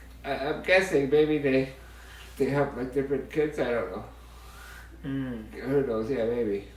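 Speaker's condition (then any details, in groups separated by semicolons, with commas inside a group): Duchenne muscular dystrophy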